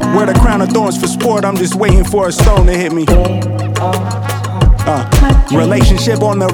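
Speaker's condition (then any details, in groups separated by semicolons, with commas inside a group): No condition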